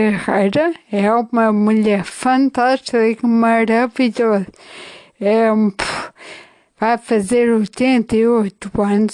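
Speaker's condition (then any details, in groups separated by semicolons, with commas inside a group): Ataxia after brain injury; acquired, brain injury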